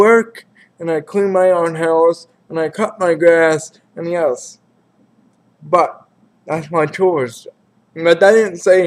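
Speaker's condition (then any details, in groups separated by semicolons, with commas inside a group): Cerebral palsy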